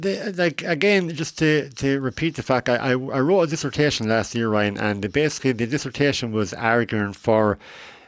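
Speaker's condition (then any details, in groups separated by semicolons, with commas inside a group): Cleft lip and palate; adult, age 41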